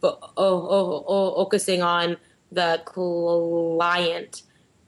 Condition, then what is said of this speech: Stuttering. Like, they're not sure why I'm talking this way.